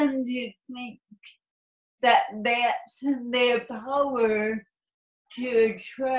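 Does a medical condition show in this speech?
Yes: cerebral palsy; voice noticeably atypical to strangers.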